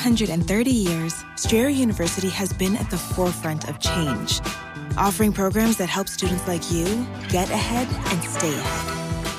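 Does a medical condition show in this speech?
No.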